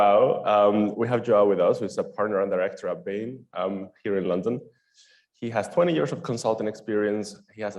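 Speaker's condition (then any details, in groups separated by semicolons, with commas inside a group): No condition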